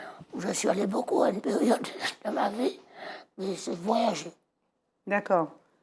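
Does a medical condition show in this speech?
Yes: total laryngectomy; voice audibly altered.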